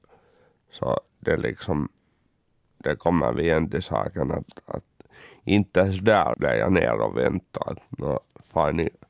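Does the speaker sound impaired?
Yes: cerebral palsy; congenital, born two months premature at 1.69 kg, underdeveloped lungs, electric wheelchair user, cannot run, childhood habilitation courses at Folkhälsan.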